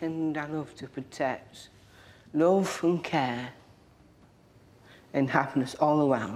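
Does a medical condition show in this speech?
Yes: Down syndrome; extra chromosome, present from birth, recognized at birth before cord was cut.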